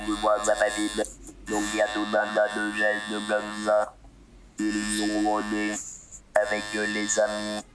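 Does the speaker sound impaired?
Yes: total pharyngolaryngectomy; no natural voice, cannot shout or laugh, phone understood only by family, caregivers, lost in noise.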